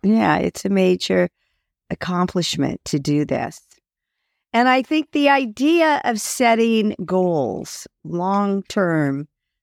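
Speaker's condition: No condition

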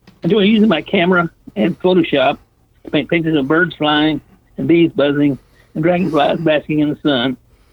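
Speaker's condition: Parkinson's disease; Parkinson's disease diagnosed 1999, retired 2004 due to disease; says people with Parkinson's, including himself, are slow, sometimes talk funny, sometimes slobber

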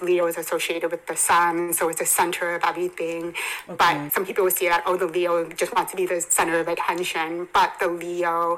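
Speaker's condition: Hearing impairment; congenital hearing impairment

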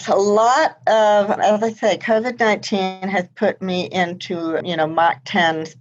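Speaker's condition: Profound hearing loss, congenital, high-frequency; no hearing aids

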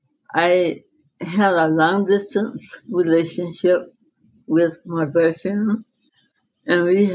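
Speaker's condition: Dystonia, secondary to encephalitis

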